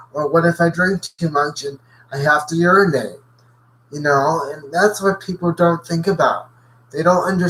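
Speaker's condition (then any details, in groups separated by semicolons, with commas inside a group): Cerebral palsy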